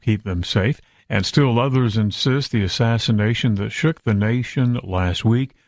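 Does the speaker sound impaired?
No.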